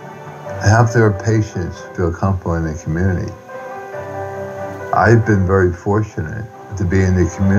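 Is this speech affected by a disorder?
Yes: tardive dyskinesia; antipsychotic-induced, facial puffing progressing to grimacing; onset several years after medication, very visible symptoms.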